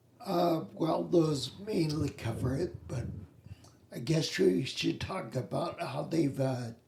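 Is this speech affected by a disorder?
Yes: spinocerebellar ataxia.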